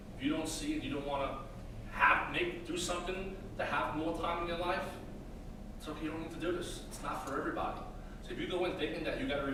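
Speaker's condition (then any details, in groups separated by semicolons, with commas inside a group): No condition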